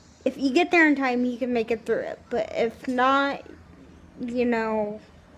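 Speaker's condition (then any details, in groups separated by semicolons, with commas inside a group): Cerebral palsy, spastic, severe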